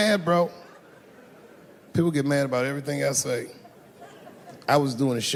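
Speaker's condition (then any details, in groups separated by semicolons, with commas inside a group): No condition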